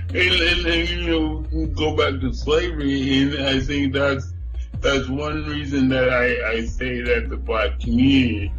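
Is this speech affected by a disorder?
Yes: cerebral palsy; cerebral palsy from birth, nosebleed and stopped breathing as newborn at home in Buffalo, no ambulance.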